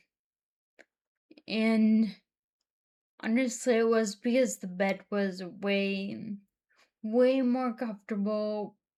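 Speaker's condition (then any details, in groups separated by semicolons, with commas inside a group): Friedreich's ataxia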